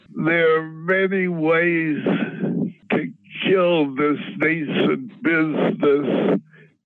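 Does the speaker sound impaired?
Yes: Parkinson's disease; diagnosis led to medicinal cannabis use.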